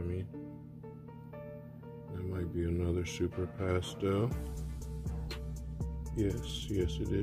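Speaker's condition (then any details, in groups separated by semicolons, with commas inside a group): No condition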